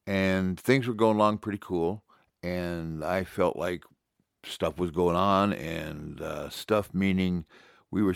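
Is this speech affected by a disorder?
No.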